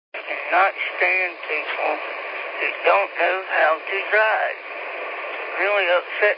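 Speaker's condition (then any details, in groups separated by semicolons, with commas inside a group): Speech impediment; still talks on ham radio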